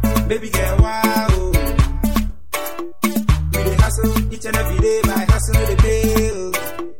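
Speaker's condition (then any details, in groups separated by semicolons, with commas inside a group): No condition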